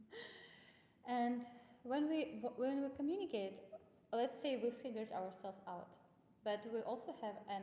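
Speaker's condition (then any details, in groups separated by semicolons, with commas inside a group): No condition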